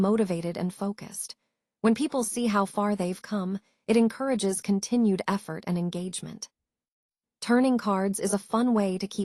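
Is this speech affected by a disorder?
No.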